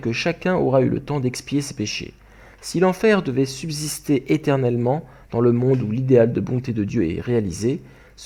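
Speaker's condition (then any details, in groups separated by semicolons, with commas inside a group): No condition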